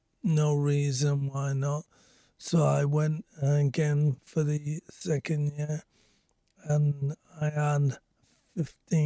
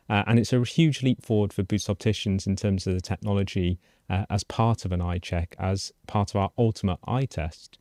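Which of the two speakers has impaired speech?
The first: speech apraxia; disrupted brain signals to vocal cords; about 50% improved after therapy, fluency back; voice came and went, now much slower, singing voice affected.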